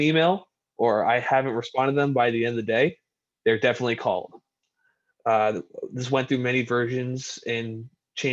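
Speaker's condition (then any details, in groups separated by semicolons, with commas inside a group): No condition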